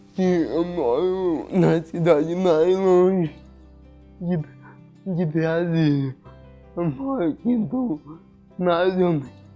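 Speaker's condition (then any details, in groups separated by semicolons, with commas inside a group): Cerebral palsy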